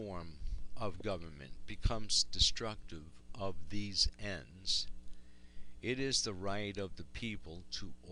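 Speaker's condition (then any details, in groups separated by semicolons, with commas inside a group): No condition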